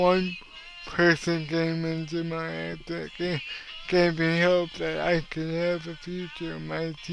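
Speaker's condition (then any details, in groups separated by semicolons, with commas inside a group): Cerebral palsy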